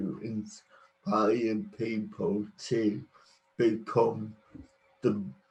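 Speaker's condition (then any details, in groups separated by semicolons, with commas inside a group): Cerebral palsy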